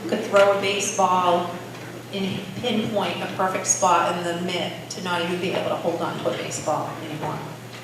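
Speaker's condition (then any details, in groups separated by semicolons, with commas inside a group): No condition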